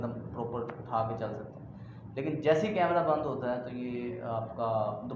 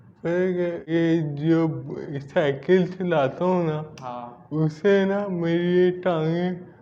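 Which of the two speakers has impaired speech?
The second: multiple sclerosis; long rehabilitation.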